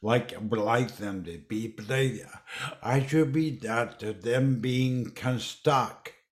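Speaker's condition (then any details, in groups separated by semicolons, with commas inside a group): Dysarthria; ruptured brain aneurysm then massive stroke two weeks later, stroke at age 47, initially half paralyzed, cannot walk; speech deficit, swallow deficit interrupts speaking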